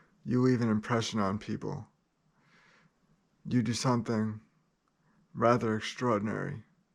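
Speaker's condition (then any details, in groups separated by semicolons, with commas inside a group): Cerebral palsy, spastic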